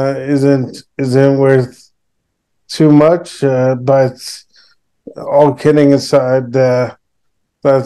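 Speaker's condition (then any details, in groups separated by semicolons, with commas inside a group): Cerebral palsy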